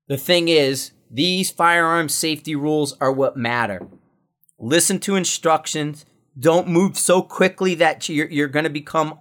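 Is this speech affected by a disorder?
No.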